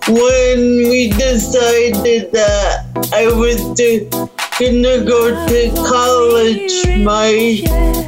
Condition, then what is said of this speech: Cerebral palsy. Muscle fibers in most of the muscles, but not overpowering, so she can still speak.